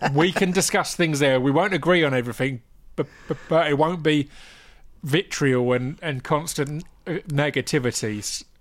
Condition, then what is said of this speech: Stuttering. A podcast. I can't speak now. I'm meant to be a professional broadcaster.